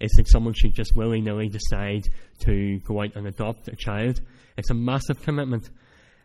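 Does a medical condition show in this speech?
Yes: cleft palate; speech not that clear at times.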